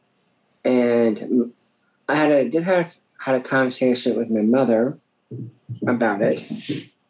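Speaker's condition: Down syndrome; from birth

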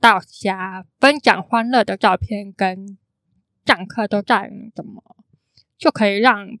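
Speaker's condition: Congenital hearing impairment; cannot hear clearly

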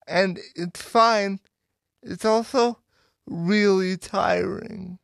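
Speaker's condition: Cerebral palsy; needs daily personal support, help getting up every morning

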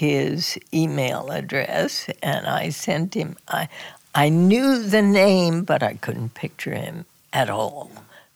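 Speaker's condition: Spasmodic dysphonia; strange

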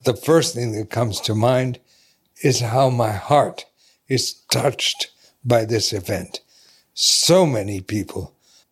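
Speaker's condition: ALS; does better as the day progresses

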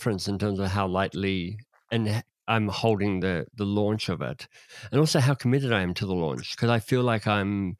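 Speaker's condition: Cleft lip and palate; congenital

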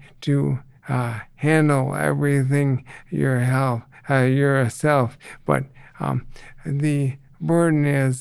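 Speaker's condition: ALS; reduced ability to get around

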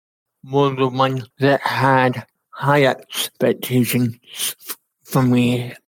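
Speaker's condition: Cerebral palsy; speech affected

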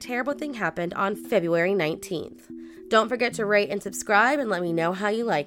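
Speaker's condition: No condition

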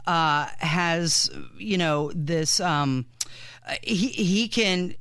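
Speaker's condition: No condition

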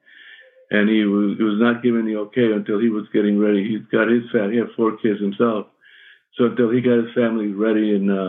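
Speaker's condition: Parkinson's; sometimes shaking

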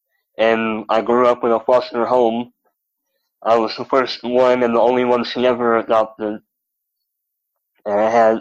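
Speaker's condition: Cleft lip and palate; malformed legs

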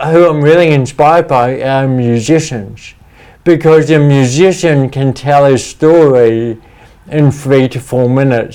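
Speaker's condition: Cerebral palsy; from birth, physical disability slowing body messages, walking affected, wheelchairs, walking frames offered at birth; speech impediment, talks funny

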